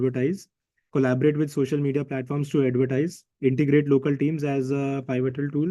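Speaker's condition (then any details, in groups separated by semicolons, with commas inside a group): No condition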